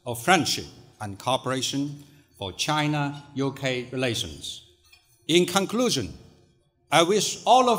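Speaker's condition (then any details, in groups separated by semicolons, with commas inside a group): No condition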